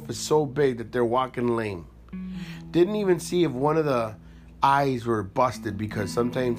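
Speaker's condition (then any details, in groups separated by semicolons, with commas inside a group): No condition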